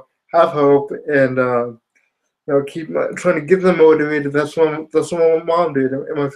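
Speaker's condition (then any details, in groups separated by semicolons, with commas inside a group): Spastic quadriplegia cerebral palsy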